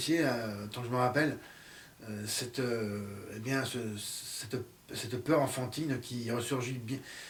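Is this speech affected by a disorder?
No.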